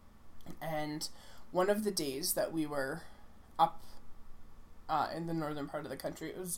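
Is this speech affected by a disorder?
No.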